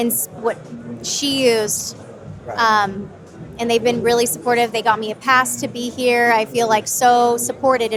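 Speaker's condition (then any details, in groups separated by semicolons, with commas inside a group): No condition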